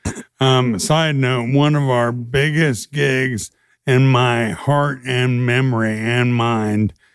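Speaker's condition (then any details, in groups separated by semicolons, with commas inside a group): ALS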